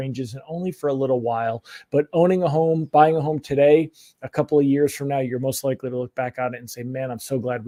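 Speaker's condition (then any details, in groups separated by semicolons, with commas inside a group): No condition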